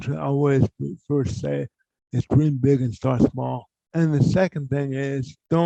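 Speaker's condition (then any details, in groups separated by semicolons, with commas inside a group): Cerebral palsy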